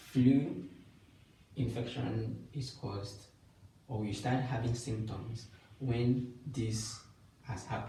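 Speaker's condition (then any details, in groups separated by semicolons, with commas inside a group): No condition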